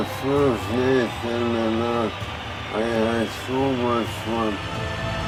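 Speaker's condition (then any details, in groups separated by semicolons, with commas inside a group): MND/ALS; progressive; since 2013; poor speech at onset, slow speech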